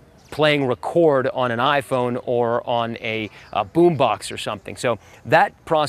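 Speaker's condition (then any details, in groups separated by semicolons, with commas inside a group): No condition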